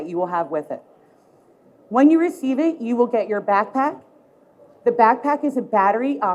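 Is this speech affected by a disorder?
No.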